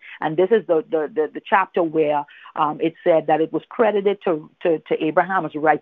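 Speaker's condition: No condition

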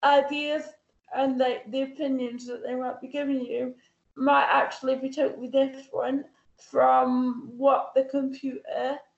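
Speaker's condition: Cerebral palsy; full-time wheelchair user

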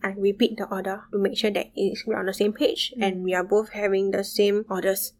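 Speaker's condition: Bilateral sensorineural hearing loss; moderate to severe from about age 4, left profound since young, right worsened about 3 years ago; intense speech therapy

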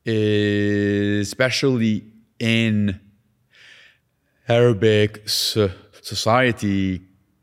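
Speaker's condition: Stutter; lifelong severe stutter, resulting severe social anxiety, public speaking and meditation against fear since 5 years; still stutters, states stutter openly to listeners; severe speech impediment lifelong, avoided speaking growing up in Lebanon, chose silence against negative reactions; repeated sounds, prolonged sounds, blocks

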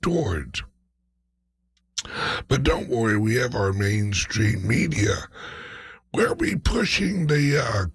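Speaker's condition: Speech impediment, mild; slight speech impediment

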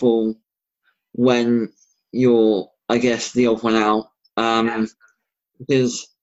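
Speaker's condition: Bilateral cleft lip and palate; congenital, severe, found at birth, over 30 operations, surgeries repeated 3-4 times, many grommets, bleeding ear infections, very poor childhood hearing; age 22, 35th operation tomorrow, recent plastic surgery, jaw surgery planned; relearned speech after each palate surgery, practiced alphabet

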